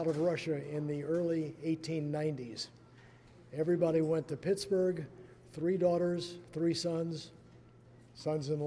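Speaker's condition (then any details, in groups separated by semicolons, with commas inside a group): No condition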